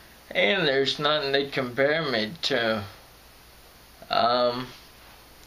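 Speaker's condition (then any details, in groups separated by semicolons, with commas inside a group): Friedreich's ataxia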